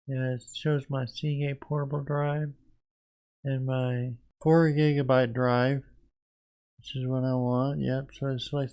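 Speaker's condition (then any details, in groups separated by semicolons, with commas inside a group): Parkinson's disease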